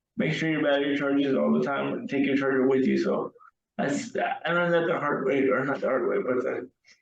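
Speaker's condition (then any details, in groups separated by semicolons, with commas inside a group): Cerebral palsy; wheelchair user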